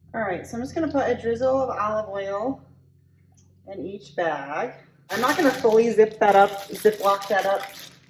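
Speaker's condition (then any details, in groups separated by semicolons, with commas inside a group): No condition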